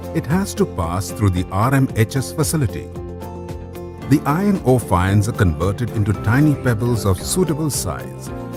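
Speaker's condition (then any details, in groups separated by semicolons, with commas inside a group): No condition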